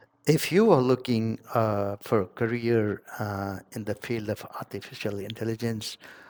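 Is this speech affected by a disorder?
No.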